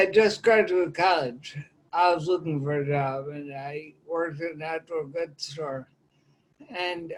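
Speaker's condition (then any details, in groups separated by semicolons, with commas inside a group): Ataxia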